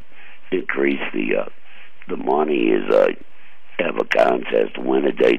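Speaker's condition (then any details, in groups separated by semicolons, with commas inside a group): Throat cancer surgery; hole in throat, no electronic voice device, month in hospital, 6 weeks radiation, no chemotherapy; about 3 years since surgery, breathes through hole in throat; permanent altered voice since surgery, gangster-like voice, host says voice sounds great, caller unsure voice sounds all right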